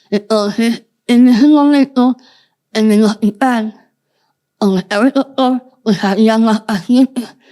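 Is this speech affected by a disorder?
Yes: Moebius syndrome, congenital.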